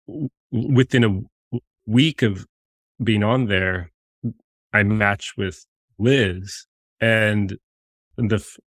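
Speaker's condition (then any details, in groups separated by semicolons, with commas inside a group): Stuttering; audible stuttering during interviews, noticed by listeners; prolonged sounds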